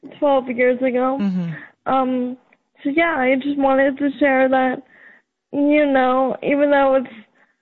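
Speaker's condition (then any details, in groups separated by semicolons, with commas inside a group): ALS; terminal, young onset, diagnosed at age 20, uses adaptive wheelchair pushed by husband Spencer Levine; age 25, five years since diagnosis, disease still progressing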